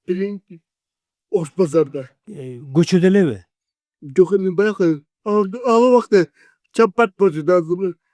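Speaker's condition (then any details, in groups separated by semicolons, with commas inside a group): Cerebral palsy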